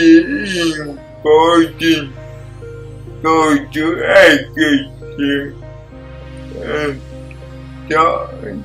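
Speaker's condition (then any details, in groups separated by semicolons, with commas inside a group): Cerebral palsy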